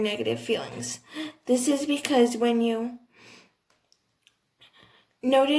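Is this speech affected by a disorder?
Yes: cerebral palsy, athetoid.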